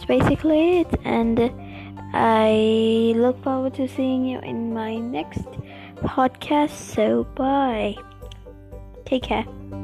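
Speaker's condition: No condition

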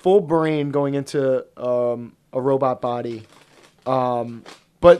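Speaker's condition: No condition

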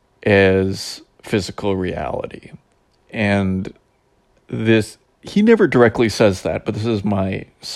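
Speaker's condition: No condition

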